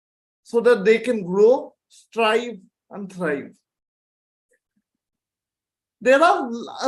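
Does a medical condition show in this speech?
Yes: cerebral palsy; from birth, four major surgeries.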